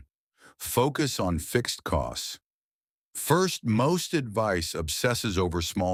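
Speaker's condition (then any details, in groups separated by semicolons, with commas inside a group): No condition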